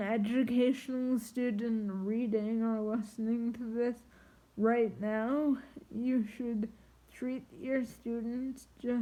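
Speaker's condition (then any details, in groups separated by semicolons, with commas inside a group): Triplegic cerebral palsy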